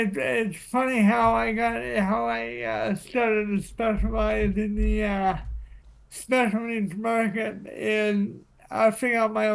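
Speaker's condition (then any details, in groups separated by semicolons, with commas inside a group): Cerebral palsy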